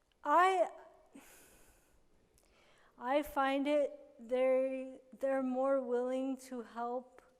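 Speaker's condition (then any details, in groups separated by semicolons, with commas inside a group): Cerebral palsy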